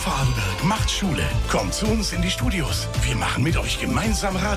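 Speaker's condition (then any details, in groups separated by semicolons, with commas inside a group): No condition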